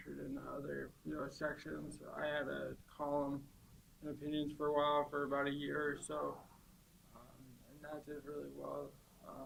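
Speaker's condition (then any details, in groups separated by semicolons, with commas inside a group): Spastic cerebral palsy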